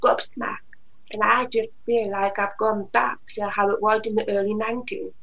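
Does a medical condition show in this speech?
Yes: Usher syndrome (deafblindness), profoundly deaf since birth; genetic, progressive, profoundly deaf from birth, tunnel vision noticed at age 9, cochlear implants after 30 years.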